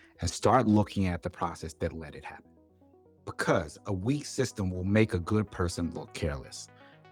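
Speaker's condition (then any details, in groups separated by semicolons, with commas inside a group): No condition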